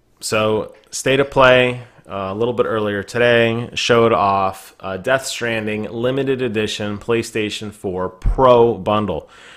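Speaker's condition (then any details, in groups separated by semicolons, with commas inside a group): No condition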